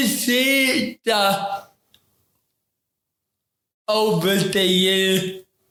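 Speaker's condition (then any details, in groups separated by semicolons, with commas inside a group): Ataxic cerebral palsy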